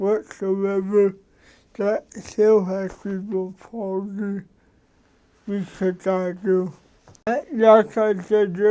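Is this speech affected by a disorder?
Yes: cerebral palsy.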